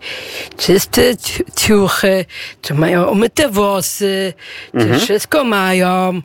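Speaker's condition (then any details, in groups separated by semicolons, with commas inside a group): Down syndrome; experience with rehabilitation stays (turnus rehabilitacyjny)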